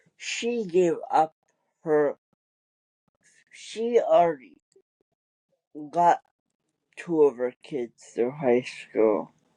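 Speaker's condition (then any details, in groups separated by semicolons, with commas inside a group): Cerebral palsy; wheelchair user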